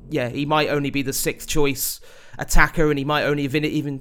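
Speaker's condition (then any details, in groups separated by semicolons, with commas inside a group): No condition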